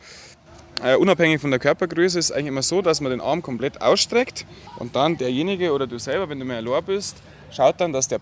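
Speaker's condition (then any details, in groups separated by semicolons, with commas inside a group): No condition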